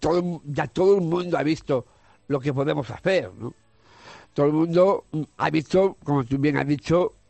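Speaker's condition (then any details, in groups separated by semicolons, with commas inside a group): Down syndrome; congenital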